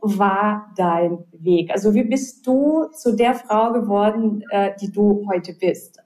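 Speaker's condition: No condition

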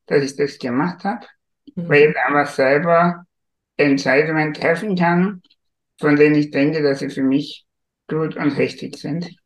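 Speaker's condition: Spinal muscular atrophy; diagnosed at six months, severe restrictions, completely unable to move, electric wheelchair; about 50 years old, ventilated at night in bed and partly by day, moves only mouth and two fingers two millimetres, controls technology by fingers; can only move mouth, as one can hear

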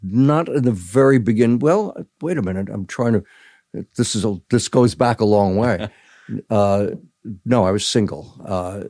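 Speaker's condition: No condition

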